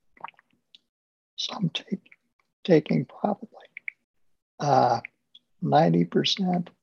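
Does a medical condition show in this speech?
Yes: ALS; ALS diagnosed about 2.5 years ago, full-time wheelchair, cannot really move arms and legs, feeding tube; moves only index finger, clicker controls computer screen, 90% nutrition via feeding tube; voice too weak for interviews, little voice today, breathless sooner, less swallow, easy-swallow foods only.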